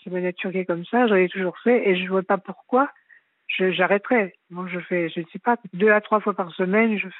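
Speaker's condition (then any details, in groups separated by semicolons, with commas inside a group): Parkinson's disease; left leg dragging, frequent tripping, noticed by sports coach, diagnosed by rheumatologist, confirmed by neurologist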